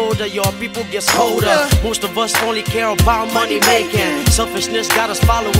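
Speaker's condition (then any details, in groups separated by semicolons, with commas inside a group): No condition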